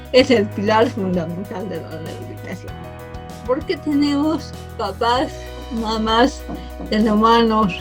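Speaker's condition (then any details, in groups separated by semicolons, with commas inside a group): Cerebral palsy from birth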